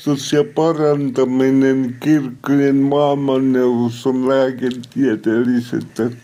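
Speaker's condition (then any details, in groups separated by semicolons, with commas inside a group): Cerebral palsy; somewhat unclear, self-described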